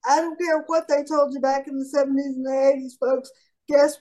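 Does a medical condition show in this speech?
Yes: cerebral palsy; falls.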